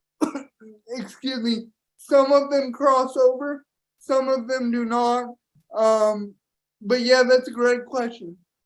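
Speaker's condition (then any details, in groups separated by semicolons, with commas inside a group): Cerebral palsy; power wheelchair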